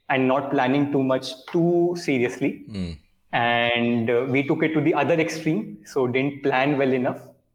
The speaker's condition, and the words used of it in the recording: Stuttering. So, Neil, I am a person who stutters myself, and I faced this issue since I was a child.